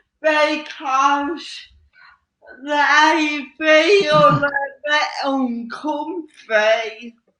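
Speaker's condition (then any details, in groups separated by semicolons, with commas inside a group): Cerebral palsy; slow speech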